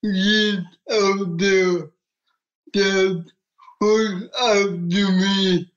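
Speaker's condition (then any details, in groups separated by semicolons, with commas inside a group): Cerebral palsy; gets around in a walker, adapted wheelchair boxer; short simple sentences, manager Sean Morris repeats and rephrases answers for listeners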